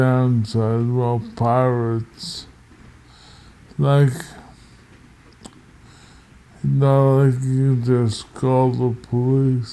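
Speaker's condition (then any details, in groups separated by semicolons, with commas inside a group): Multiple sclerosis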